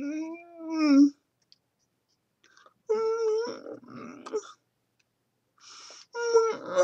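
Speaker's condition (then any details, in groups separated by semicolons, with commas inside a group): Cerebral palsy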